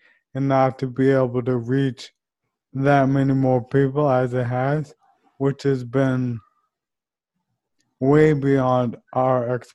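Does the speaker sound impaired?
Yes: ALS; ALS diagnosed just before age 30, neurodegenerative motor neuron disease; voice changed a little, some slurring, dictation differences, still understandable.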